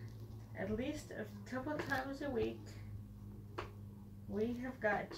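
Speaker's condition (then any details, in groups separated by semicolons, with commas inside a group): Cerebral palsy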